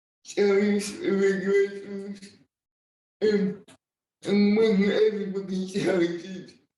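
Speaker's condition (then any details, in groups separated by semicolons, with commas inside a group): Cerebral palsy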